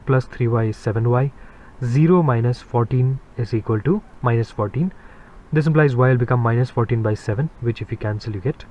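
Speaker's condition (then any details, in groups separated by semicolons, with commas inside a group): No condition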